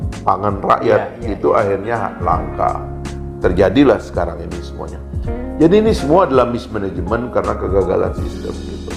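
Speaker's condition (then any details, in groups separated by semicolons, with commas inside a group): No condition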